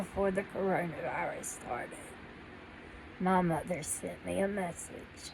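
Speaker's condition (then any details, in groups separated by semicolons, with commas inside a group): Cerebral palsy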